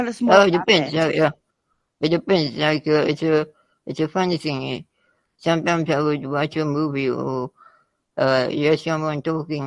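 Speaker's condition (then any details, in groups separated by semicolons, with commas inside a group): Spinal muscular atrophy type 2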